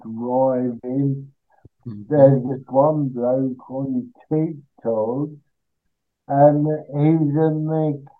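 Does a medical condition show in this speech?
Yes: cerebral palsy.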